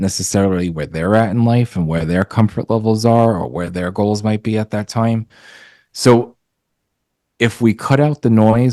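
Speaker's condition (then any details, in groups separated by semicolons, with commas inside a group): No condition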